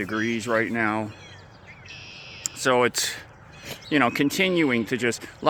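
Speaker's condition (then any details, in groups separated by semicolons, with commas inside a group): No condition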